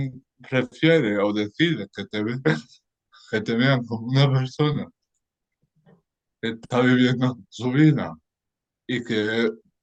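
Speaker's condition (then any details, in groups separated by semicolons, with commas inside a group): Cerebral palsy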